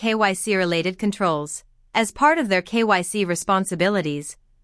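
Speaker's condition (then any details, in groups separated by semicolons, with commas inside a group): No condition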